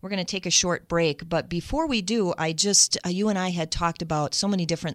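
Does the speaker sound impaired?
No.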